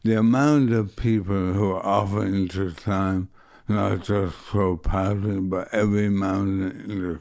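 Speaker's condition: Motor neuron disease; losing voice, ragged voice, sometimes hard to understand, speaking takes effort, hears own voice differently, swallowing affected

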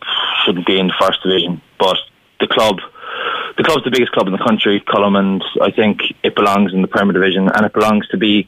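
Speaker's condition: No condition

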